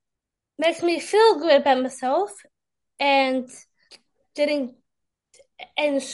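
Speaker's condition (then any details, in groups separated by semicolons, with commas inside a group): Down syndrome; age 26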